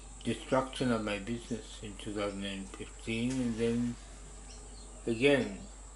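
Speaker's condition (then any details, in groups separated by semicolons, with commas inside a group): Parkinson's disease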